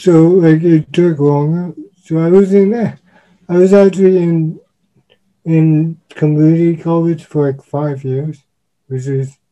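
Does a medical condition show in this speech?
Yes: cerebral palsy; uses wheelchair.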